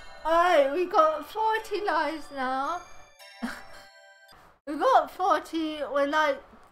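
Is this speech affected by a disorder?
Yes: cerebral palsy.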